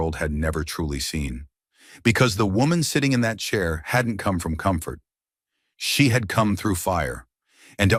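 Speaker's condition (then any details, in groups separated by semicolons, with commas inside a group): No condition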